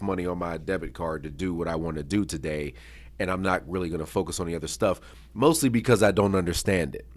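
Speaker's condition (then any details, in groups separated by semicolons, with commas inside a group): No condition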